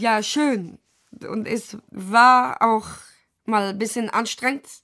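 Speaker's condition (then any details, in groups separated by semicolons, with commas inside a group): Down syndrome; wears pacemaker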